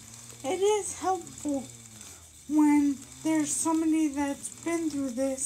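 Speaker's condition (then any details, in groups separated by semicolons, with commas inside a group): Brain injury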